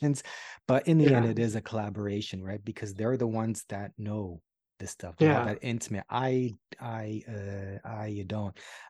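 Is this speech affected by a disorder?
Yes: stuttering; l sound tough, trouble formulating sentences after pandemic isolation, not from stuttering; here repeated sounds, repeated words.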